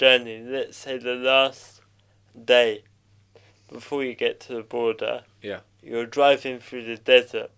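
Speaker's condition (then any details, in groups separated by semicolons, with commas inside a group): Cerebral palsy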